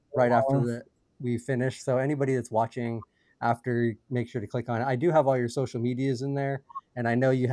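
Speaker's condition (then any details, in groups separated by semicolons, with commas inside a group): No condition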